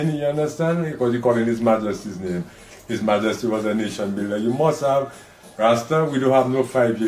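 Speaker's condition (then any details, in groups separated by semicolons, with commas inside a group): No condition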